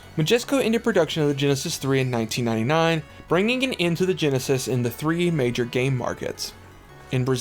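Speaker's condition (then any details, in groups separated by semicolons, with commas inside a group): No condition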